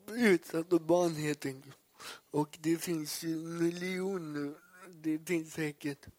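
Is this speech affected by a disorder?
Yes: cerebral palsy; poor balance.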